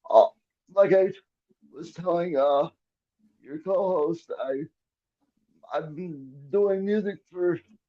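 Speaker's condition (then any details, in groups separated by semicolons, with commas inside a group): Cerebral palsy, quadriplegic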